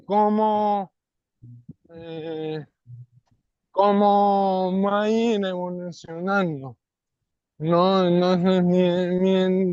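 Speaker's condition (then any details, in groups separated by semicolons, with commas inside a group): ALS; non-bulbar form; over 3 years since onset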